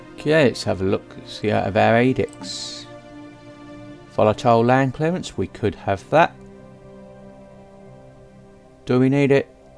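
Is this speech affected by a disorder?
No.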